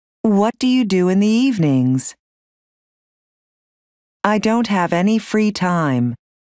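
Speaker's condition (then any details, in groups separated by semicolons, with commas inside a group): No condition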